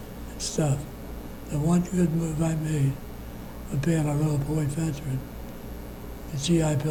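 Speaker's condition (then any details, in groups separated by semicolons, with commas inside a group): Parkinson's disease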